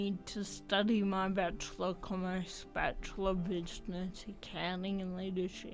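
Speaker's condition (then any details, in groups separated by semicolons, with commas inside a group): Athetoid cerebral palsy; athetoid cerebral palsy, from birth, wheelchair; voice slightly affected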